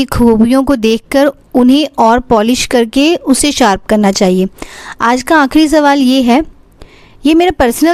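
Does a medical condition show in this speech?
No.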